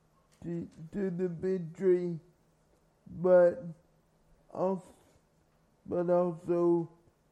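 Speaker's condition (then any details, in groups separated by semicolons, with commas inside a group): Cerebral palsy; carried everywhere by parents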